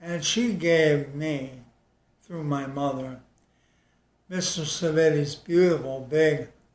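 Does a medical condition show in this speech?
Yes: ALS; short of breath while talking, needs breaks, voice softens with fatigue.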